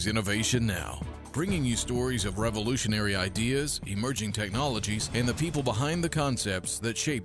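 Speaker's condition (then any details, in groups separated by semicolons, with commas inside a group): No condition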